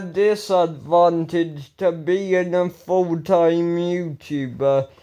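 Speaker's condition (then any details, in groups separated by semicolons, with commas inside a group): Ataxia; speech recently worse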